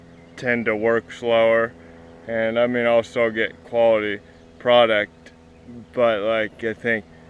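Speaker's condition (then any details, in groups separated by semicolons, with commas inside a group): Cerebral palsy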